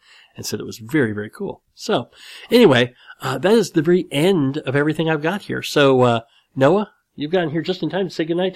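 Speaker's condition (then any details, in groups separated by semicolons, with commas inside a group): Cleft lip and palate; nose still slightly crooked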